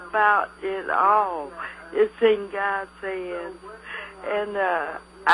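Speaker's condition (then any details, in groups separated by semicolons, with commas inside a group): Multiple sclerosis; currently severe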